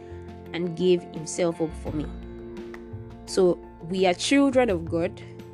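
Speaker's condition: No condition

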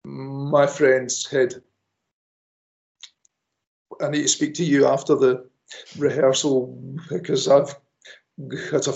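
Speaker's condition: Stammer; restrictive through life until Maguire speech recovery program about 21 years ago; says currently pretty sloppy, not best example of Maguire program; repeated sounds, blocks

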